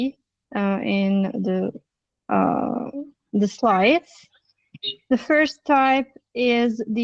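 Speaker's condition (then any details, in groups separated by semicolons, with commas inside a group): No condition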